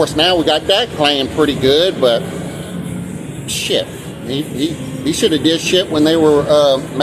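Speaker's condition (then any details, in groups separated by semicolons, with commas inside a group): No condition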